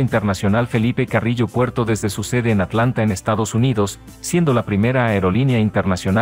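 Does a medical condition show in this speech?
No.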